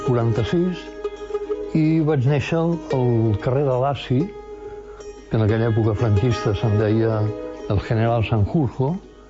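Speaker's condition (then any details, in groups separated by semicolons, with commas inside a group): Parkinson's disease, mild; Parkinson's disease for about 15 years, progressive, fatal at 79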